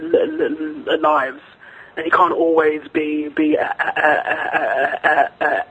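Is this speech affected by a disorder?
Yes: stuttering; onset age four or five per sister, both parents and brother stuttered, long covert, tried neuro-linguistic programming; openly stuttering nearly a year and a half, since a stutter talk YouTube video; stutter impossible to hide, once stuttered badly and uncontrolled with dry mouth; here repeated words, prolonged sounds.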